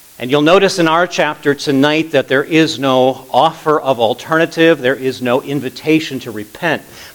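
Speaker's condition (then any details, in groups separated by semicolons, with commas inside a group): No condition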